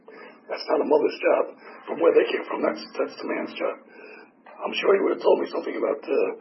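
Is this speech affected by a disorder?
Yes: tracheotomy; tracheotomy for 4 years, 8 surgeries; tracheotomy still in place.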